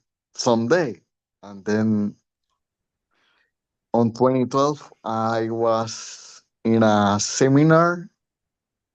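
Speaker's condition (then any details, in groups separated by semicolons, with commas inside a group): Cerebral palsy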